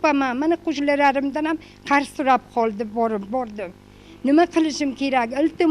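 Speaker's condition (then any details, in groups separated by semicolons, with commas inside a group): No condition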